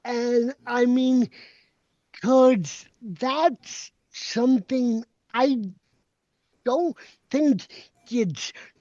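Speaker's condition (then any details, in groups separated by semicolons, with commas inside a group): Cerebral palsy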